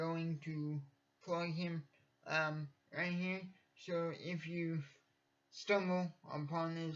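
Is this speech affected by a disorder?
Yes: cerebral palsy; from birth, uses wheelchair.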